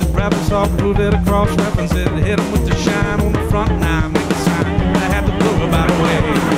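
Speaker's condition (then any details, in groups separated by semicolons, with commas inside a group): No condition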